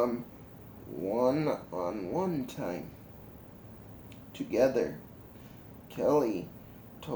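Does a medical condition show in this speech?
Yes: cerebral palsy.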